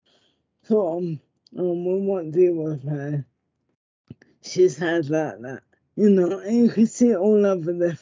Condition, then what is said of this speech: ALS (motor neuron disease). She sounds like that, you know, and you can see it all over their face.